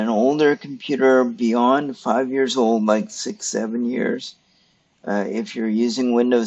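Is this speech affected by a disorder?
Yes: cerebral palsy; stiff muscles.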